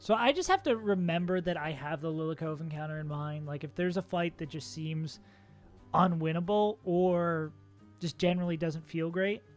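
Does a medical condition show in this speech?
No.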